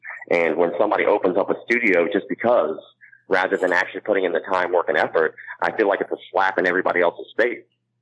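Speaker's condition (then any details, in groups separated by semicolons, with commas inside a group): Cleft palate; congenital cleft palate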